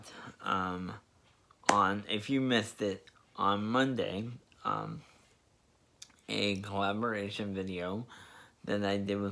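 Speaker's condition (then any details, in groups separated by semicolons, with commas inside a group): Spastic diplegia cerebral palsy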